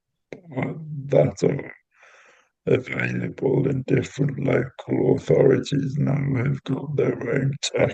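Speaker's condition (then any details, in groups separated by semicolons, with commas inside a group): Cerebral palsy; intrathecal baclofen pump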